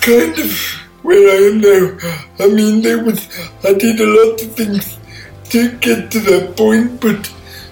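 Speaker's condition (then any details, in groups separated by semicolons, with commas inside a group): Cerebral palsy; from birth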